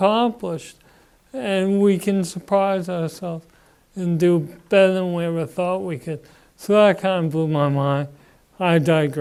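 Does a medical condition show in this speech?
Yes: Parkinson's disease.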